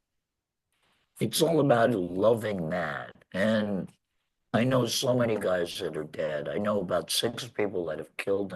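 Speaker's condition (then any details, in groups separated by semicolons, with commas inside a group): Laryngectomy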